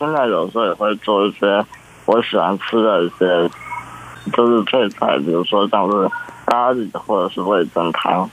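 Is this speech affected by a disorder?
Yes: congenital muscular dystrophy; present from birth; gradually losing strength, pen handwriting difficult.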